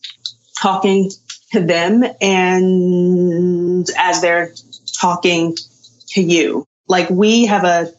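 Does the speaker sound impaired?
Yes: stuttering; stuttering since around age 3, lifelong; avoided talking to avoid stuttering, avoided saying own name around 24-25, later took up public speaking; here prolonged sounds.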